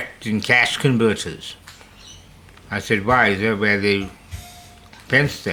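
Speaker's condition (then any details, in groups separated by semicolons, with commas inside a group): Slurred speech from poisoning; hypersalivation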